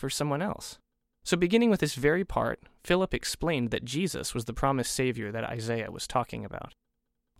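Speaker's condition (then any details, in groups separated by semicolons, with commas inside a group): No condition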